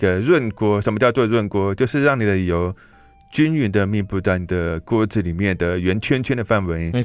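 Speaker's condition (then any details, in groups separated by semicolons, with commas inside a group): Hearing impairment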